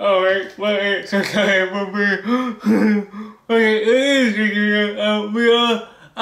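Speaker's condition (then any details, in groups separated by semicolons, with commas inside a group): Cerebral palsy; body affected; speech disability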